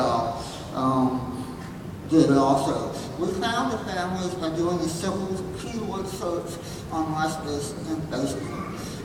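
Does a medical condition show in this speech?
Yes: Moebius syndrome; since birth.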